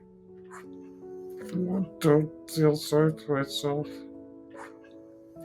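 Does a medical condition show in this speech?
Yes: Duchenne muscular dystrophy.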